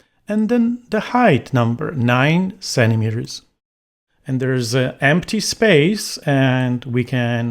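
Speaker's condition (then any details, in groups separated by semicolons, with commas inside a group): No condition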